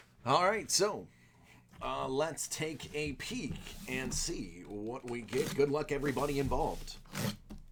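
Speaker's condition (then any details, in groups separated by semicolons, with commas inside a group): No condition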